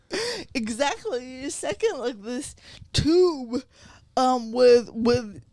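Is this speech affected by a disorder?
Yes: cerebral palsy.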